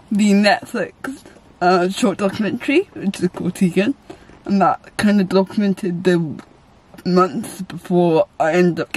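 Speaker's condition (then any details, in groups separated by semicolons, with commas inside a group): Cerebral palsy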